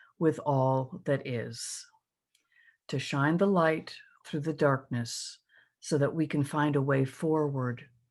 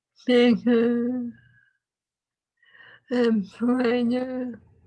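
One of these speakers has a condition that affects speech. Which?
The second: ALS; feeding device implanted after losing ability to eat; swallowing lost.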